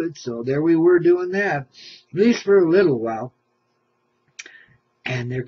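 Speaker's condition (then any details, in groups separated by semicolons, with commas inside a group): No condition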